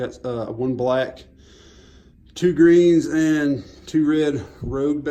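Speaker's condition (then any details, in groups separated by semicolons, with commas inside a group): No condition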